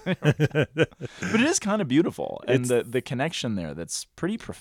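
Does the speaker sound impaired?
No.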